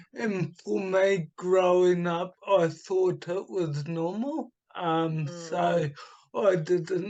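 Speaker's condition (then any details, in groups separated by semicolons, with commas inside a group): Cerebral palsy; from birth, oxygen starvation at birth, affects right hand, speech; much improved after therapy, not fully recovered; slightly unusual voice, much improved, not fully recovered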